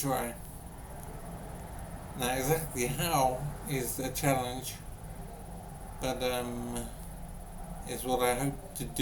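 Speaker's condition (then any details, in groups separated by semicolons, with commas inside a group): Brain injury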